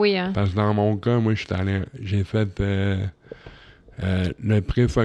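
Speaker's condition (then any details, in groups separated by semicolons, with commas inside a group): Cerebral palsy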